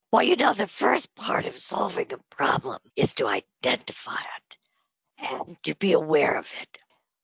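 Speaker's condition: Spasmodic dysphonia; on Botox treatment

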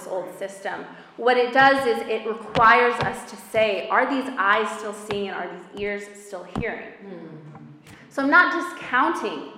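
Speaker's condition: No condition

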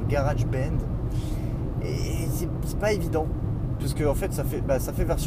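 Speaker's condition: No condition

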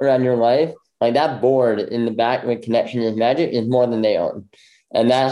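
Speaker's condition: Bilateral cleft lip; congenital bilateral

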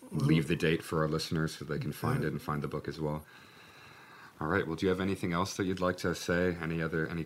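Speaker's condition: No condition

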